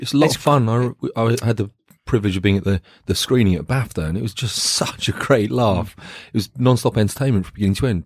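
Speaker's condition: No condition

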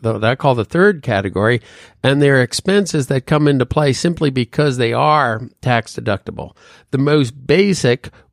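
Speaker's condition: No condition

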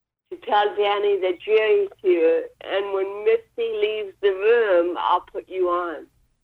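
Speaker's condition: Cerebral palsy; hearing impaired

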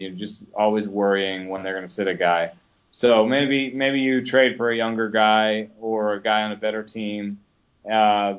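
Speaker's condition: No condition

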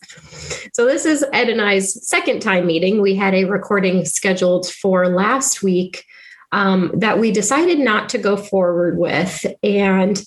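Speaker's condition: No condition

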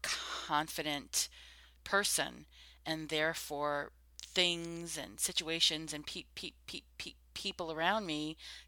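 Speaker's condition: Stuttering; formerly covert, now overt; open acceptance, mindset change over last 4 to 5 years, more confident; stutters openly, no longer hides stuttering; repeated sounds, blocks

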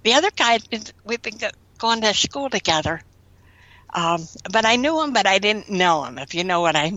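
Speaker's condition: Cleft lip and palate, severe

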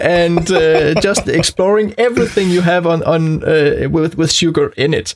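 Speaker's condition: No condition

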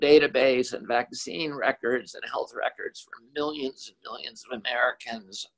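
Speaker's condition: Spasmodic dysphonia; not due to flu

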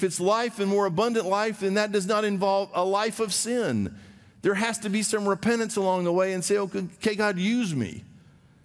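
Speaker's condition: No condition

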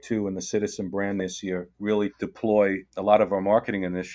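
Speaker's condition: No condition

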